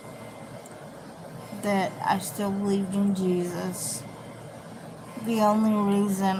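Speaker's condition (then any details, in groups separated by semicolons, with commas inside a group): Cerebral palsy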